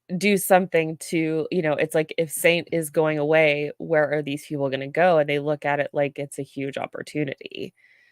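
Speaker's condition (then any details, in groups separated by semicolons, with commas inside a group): No condition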